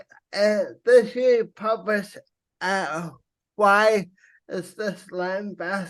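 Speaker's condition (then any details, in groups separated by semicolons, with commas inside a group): Cerebral palsy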